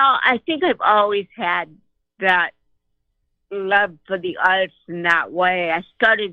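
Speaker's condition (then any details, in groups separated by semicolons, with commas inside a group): Cerebral palsy; titanium neck, dystonia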